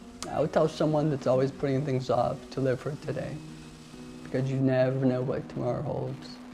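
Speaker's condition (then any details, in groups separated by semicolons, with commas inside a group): ALS; massage and aquatic therapy; still has voice, voice loss expected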